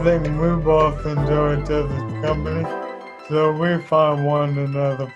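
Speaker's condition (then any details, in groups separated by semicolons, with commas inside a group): ALS; diagnosed age 29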